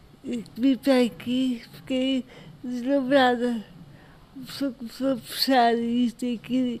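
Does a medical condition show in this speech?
Yes: cerebral palsy; from prolonged birth, not sitting at six months, hands not opening well, walked only at ten; electric wheelchair, largely independent, asks others to take money from wallet, music rehearsals at Associação de Paralisia Cerebral de Coimbra.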